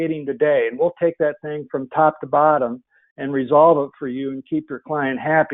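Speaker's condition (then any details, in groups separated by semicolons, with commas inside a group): No condition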